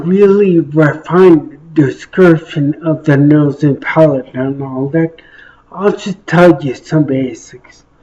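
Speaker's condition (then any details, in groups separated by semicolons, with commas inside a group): Traumatic brain injury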